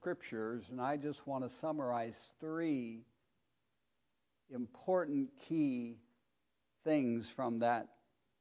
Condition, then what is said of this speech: None; typical speech.